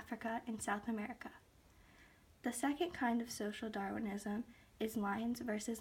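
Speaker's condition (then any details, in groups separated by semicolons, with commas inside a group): No condition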